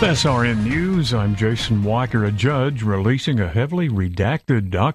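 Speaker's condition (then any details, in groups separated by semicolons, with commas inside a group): No condition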